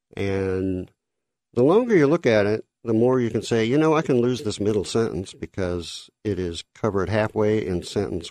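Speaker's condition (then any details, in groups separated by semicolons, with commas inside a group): Cleft lip and palate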